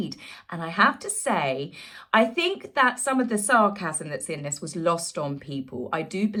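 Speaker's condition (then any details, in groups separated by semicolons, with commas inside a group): No condition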